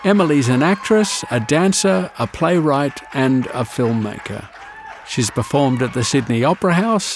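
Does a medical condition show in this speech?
No.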